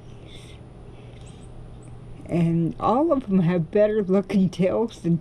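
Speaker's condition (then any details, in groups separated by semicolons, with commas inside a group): Cerebral palsy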